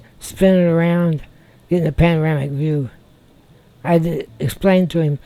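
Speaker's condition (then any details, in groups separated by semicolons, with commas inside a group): Spinal muscular atrophy type two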